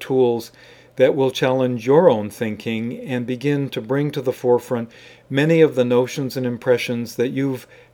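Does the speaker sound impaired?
No.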